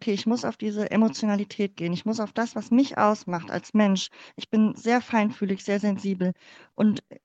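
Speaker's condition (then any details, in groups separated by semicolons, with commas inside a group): Cleft palate; congenital, born in former GDR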